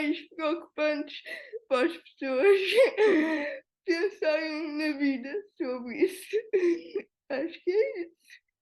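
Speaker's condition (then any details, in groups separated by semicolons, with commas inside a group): Cerebral palsy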